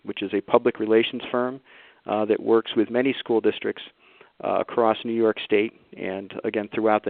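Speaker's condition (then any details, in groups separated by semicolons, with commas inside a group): No condition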